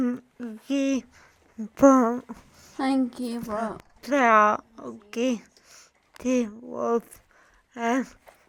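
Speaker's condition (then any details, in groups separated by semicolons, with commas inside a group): Cerebral palsy; from birth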